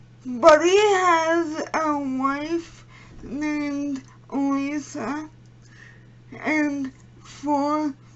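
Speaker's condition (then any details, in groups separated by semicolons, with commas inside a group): Cerebral palsy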